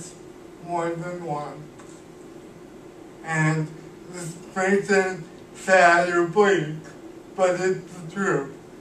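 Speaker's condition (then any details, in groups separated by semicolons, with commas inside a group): Cerebral palsy; cannot walk, uses wheelchair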